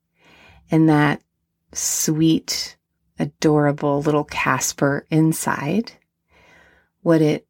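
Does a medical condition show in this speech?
No.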